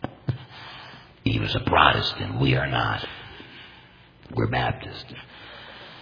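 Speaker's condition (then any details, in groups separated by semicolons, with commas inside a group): Total laryngectomy; may cough while speaking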